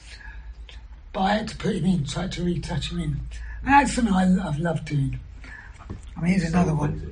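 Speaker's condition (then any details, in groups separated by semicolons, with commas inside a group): Throat cancer surgery, vocal injections; cancerous neck tumour, operations at Guy's, radiotherapy, one vocal cord half paralysed, deaf one ear, BAHA hearing aid; whispered after surgery, two or three words per breath, injections now allow full sentences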